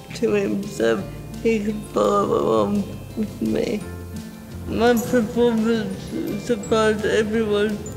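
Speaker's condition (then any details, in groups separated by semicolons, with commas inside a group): Cerebral palsy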